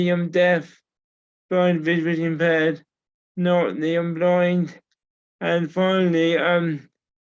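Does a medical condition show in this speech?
Yes: cerebral palsy.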